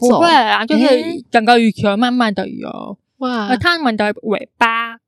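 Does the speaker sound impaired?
Yes: congenital hearing impairment; congenital cochlear underdevelopment, cochlea missing one turn, skull opened for cochlear implant (电子耳); intonation slightly different from typical speakers, can sound sing-song.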